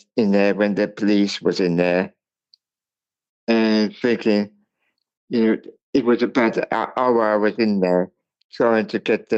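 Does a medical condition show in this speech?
Yes: cerebral palsy.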